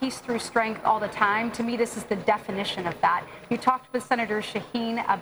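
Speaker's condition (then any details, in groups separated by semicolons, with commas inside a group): No condition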